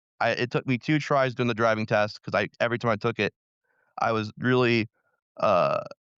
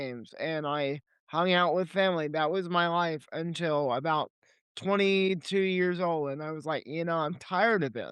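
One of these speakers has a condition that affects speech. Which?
The second: cerebral palsy; limited mobility, legs.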